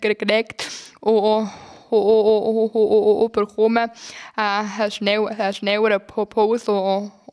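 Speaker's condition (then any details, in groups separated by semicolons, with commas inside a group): Stuttering; since childhood, cause unknown, possibly a blow or vaccination, acupuncture tried with little benefit; age 15, in stuttering therapy with Alfred Beiler, therapy helping; worse when nervous during talks or reading aloud, more pauses, hard blocks; repeated sounds, prolonged sounds, blocks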